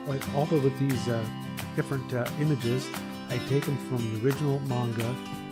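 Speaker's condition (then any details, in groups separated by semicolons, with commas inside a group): No condition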